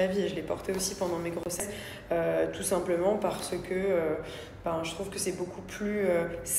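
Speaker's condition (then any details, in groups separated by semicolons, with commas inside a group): No condition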